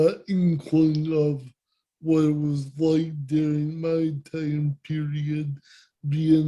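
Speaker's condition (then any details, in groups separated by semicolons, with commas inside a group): Cerebral palsy; speech impairment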